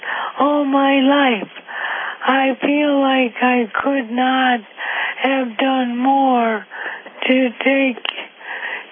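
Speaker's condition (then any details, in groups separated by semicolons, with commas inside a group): ALS; age 63, diagnosed recently, symptoms began about 18 months before diagnosis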